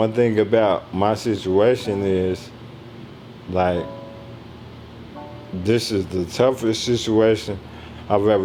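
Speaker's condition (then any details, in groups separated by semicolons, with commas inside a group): ALS; speech progressively lost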